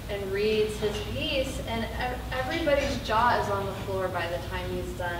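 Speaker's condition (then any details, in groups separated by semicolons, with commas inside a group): No condition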